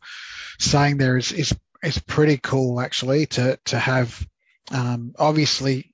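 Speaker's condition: No condition

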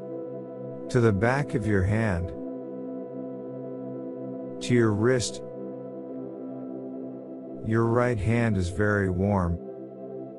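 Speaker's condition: No condition

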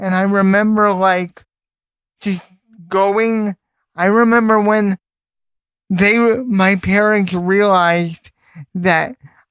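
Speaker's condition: Cerebral palsy; wheelchair user

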